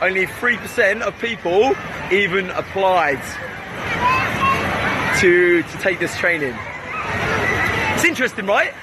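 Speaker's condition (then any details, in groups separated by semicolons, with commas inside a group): No condition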